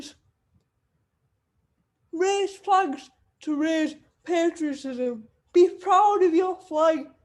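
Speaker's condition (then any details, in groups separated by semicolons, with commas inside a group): Cerebral palsy; wheelchair user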